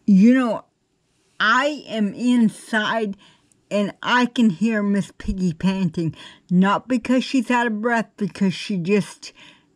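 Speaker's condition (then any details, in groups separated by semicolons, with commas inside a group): Cerebral palsy; affects standing and balance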